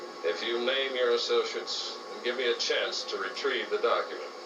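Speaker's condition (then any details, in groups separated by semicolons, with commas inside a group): No condition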